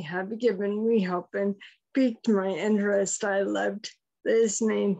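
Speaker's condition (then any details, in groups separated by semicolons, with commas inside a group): Friedreich's ataxia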